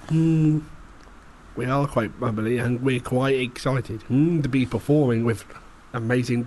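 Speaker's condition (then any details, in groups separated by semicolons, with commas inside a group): Down syndrome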